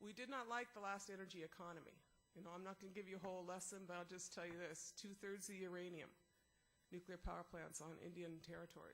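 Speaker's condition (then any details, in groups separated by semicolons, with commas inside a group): No condition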